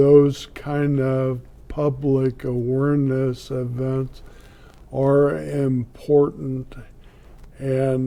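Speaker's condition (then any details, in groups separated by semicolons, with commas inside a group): ALS; about two years since diagnosis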